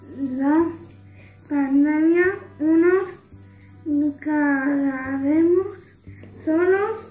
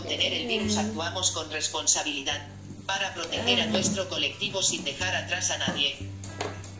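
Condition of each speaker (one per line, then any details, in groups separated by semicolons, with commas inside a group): Cerebral palsy
No condition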